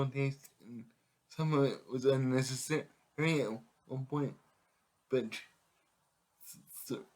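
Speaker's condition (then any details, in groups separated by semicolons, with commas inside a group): Cerebral palsy; able to speak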